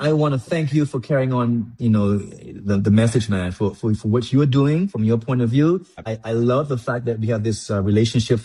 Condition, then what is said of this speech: Stuttering. And sometimes even now you would hear certain words and phrases I have a very hard time with, but I had a very hard time speaking properly.